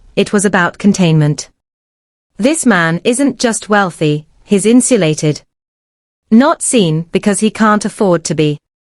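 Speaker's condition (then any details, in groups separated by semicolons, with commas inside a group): No condition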